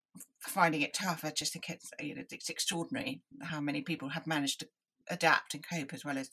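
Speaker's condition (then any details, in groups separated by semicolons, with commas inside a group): Deafness; analog hearing aids in childhood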